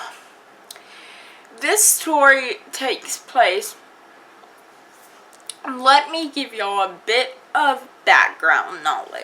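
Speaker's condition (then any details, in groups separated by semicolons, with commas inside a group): Cerebral palsy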